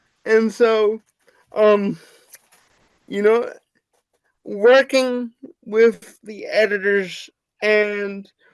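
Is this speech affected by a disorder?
Yes: cerebral palsy; wheelchair user.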